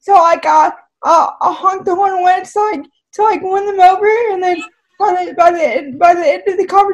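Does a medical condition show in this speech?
Yes: cerebral palsy; affects voice and speech.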